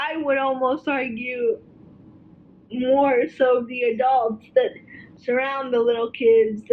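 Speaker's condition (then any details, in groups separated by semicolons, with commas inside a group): Cerebral palsy, spastic quadriplegia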